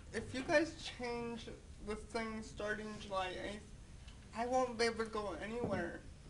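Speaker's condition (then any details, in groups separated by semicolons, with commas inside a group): Cerebral palsy; walker, wheelchair for long distances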